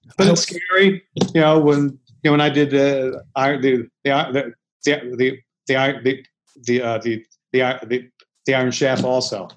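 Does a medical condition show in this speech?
Yes: stutter; ongoing stutter, amount varies unpredictably, past silent blocks cut off voicemail recordings; fillers and repetitions before words, severity varies unpredictably; here repeated words.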